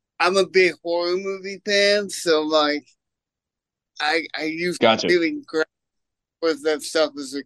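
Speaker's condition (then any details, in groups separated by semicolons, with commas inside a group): Cerebral palsy; congenital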